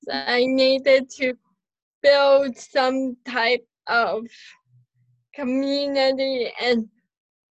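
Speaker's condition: Cerebral palsy, spastic quadriplegic, mild

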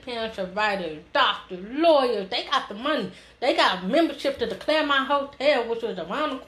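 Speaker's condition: Hearing loss; hears and speaks well

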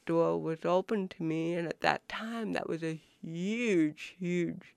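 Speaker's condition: Cerebral palsy; relearned walking

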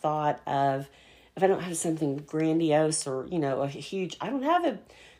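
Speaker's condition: Cleft palate; congenital

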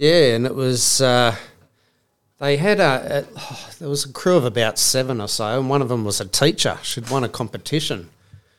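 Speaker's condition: No condition

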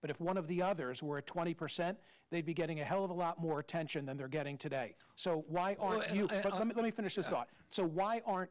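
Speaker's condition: No condition

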